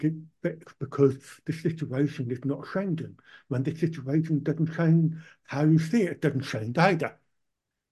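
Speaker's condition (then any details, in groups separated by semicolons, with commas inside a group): Profound deafness, born profoundly deaf, cochlear implant; cochlear implant about 20 years, hears nothing with implant off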